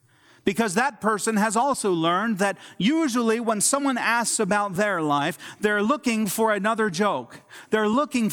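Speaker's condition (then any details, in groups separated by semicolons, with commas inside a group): No condition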